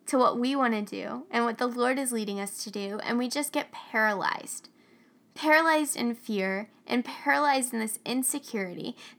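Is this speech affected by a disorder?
No.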